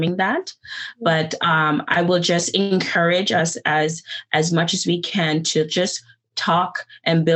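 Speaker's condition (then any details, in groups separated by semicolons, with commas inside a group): No condition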